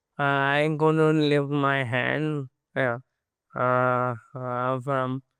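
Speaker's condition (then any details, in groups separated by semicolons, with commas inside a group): ALS; slurred, worse with stress, fatigue; trouble S, P, H; throat clearing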